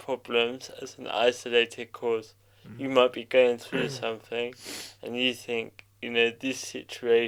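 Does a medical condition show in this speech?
Yes: cerebral palsy.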